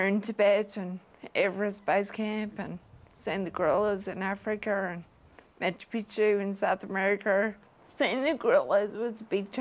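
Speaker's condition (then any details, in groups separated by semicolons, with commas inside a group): Friedreich's ataxia; expects loss of speech and self-feeding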